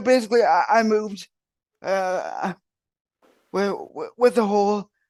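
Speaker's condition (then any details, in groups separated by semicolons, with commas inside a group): Cerebral palsy; wheelchair user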